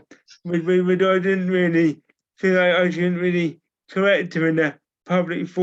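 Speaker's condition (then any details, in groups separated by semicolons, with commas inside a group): Cerebral palsy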